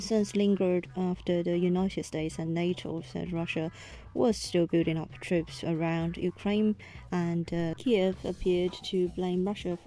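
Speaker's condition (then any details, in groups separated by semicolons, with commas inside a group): No condition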